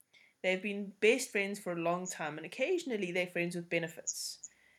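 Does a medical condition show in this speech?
No.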